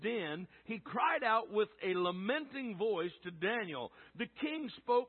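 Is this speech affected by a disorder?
No.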